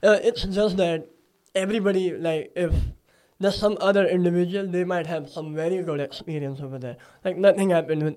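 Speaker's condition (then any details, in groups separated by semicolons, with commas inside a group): Cleft palate; recent nose surgery, nose previously tilted; talks from nasal cavity, speech sounds different, listeners try harder to understand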